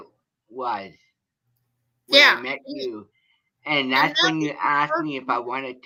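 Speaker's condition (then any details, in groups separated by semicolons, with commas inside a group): Cerebral palsy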